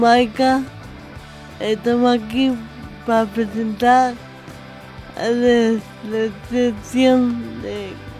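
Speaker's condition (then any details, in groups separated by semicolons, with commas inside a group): Cerebral palsy; present from birth, described as brain injury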